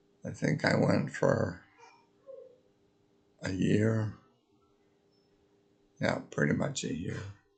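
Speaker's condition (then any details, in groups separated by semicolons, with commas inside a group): Multiple sclerosis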